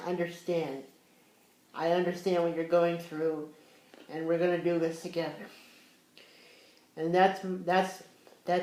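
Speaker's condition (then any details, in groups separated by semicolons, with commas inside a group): Cerebral palsy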